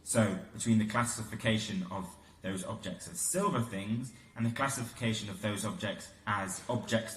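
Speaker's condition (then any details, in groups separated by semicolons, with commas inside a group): No condition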